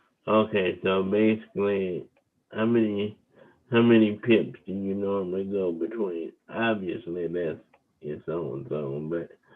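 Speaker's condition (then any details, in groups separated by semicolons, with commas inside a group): Cerebral palsy; wheelchair user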